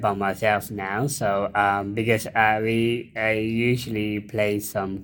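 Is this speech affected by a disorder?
Yes: Down syndrome; intellectual disability.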